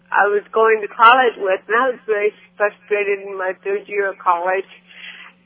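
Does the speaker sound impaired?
Yes: cerebral palsy; speech affected, improved by stand-up comedy performing as articulation practice and speech therapy.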